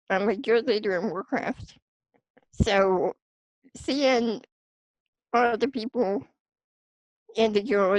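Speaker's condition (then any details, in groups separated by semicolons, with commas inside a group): Spinal muscular atrophy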